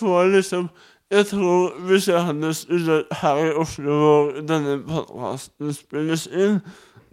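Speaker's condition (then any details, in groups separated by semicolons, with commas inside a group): Cerebral palsy; wheelchair user, needs personal assistance; speech difficulties, speech challenges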